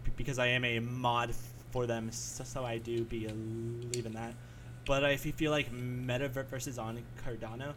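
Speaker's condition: Stutter; varies day to day with bad talking days, called not a disability but annoying; frequent word and phrase repetitions, part-word repetitions, repeated uh fillers, listeners mistake speech for drunkenness; repeated sounds, prolonged sounds

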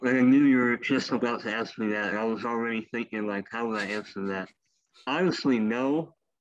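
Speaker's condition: Cleft lip and palate; couple dozen operations in first months

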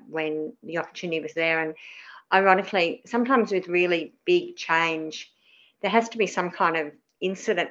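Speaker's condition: Cleft palate; cleft palate from birth

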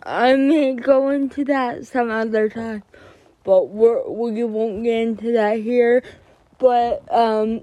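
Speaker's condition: Cerebral palsy; more jerking in class

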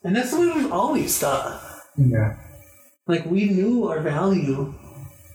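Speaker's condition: No condition

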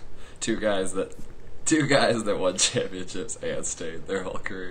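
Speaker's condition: No condition

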